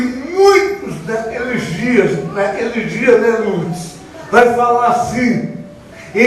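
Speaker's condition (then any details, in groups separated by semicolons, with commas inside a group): Cerebral palsy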